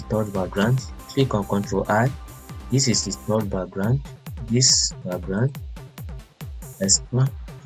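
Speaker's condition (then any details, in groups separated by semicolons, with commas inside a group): No condition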